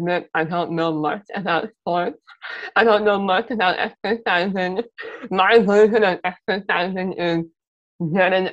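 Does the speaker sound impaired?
Yes: muscular dystrophy; spontaneous mutation, not inherited, present from birth, power wheelchair user, hard of hearing, needs captions; mild speech impairment.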